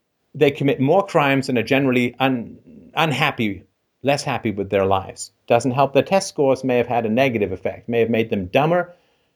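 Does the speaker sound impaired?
No.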